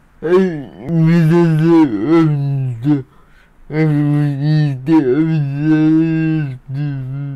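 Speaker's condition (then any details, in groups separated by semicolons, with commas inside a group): Cerebral palsy, severe; speech impairment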